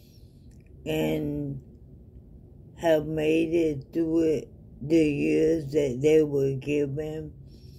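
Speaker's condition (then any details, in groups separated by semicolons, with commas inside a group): ALS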